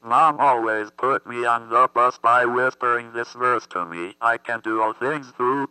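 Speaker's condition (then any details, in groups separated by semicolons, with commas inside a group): Athetoid cerebral palsy; speech therapist Judy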